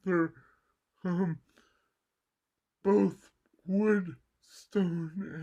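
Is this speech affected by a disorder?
Yes: cerebral palsy; mild left side.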